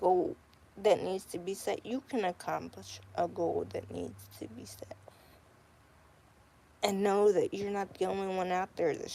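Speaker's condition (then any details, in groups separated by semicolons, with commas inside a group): Cerebral palsy; sounds out of breath after therapy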